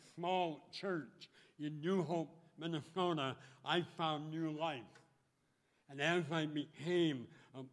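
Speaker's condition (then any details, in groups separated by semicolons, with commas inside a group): Speech impediment; first operation in North Dakota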